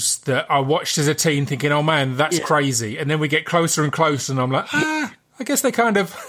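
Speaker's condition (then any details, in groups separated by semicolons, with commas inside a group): No condition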